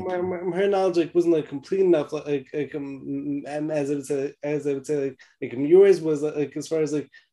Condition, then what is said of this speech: Stuttering. Also take note, at this time, he still has a speech impediment.